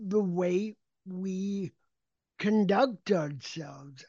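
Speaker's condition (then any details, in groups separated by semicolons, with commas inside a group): Cerebral palsy; spastic cerebral palsy, abnormal gait noticeable mainly to doctors; no longer in speech therapy, understood very well by listener; speech impediment self-described as an accent, speech did not come until age 7, many years of speech therapy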